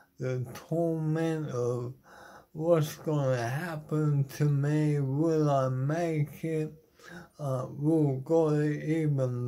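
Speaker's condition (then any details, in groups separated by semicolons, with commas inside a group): Motor neuron disease; terminal; body failing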